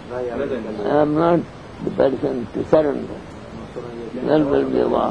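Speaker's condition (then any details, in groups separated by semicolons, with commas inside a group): Deafness; cannot hear audience questions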